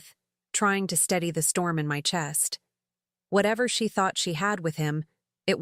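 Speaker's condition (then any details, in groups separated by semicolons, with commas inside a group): No condition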